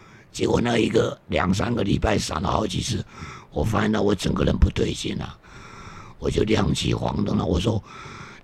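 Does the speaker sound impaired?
Yes: vocal cord damage; vocal cord damage after cervical spine surgery, severe car accident 14 years ago, surgery two days later; symptoms greatly improved after Tzu Chi University senior fitness classes; unclear speech from vocal cord damage.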